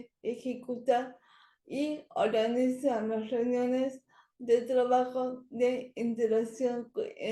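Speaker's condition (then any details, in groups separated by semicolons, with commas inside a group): Cerebral palsy; speech not very good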